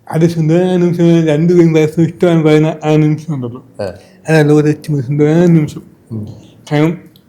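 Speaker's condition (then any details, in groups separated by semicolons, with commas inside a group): Cerebral palsy; from birth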